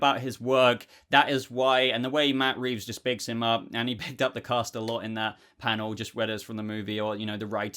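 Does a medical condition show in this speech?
No.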